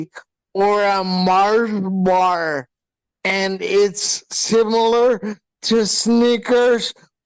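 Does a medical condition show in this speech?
Yes: hydrocephalus with shunt failure; congenital hydrocephalus, shunt failure, 12 brain surgeries, two VP shunts; physio, poor balance, wheelchair or walker, not degenerative, improving; speech affected, self speech therapy, uses artificial voice sometimes.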